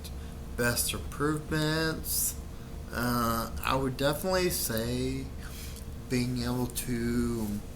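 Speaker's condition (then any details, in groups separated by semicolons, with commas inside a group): Friedreich's ataxia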